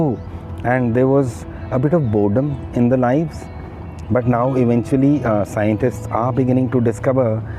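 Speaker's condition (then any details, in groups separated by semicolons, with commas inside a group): No condition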